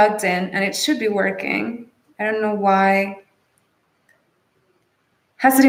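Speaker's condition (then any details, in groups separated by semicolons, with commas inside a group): No condition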